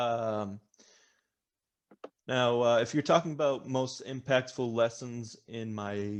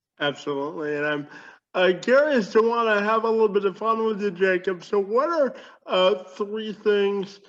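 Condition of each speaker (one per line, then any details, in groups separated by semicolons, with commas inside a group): No condition
Cerebral palsy; spastic quadriplegic, from birth, cannot walk normally, childhood physical therapy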